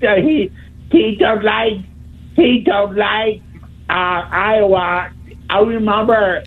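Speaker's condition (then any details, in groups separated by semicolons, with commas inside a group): Speech impediment; tries to talk really clearly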